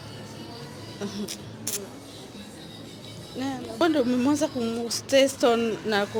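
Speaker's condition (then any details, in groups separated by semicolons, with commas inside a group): No condition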